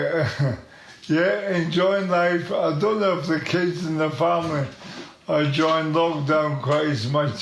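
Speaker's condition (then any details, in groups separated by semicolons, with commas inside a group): Motor neurone disease; onset in arm, terminal; four and a half years since diagnosis, needs feeding help; still able to speak, eat and drink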